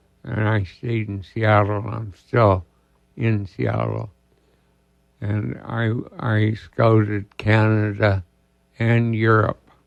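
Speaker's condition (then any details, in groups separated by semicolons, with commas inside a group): ALS; diagnosed about two years ago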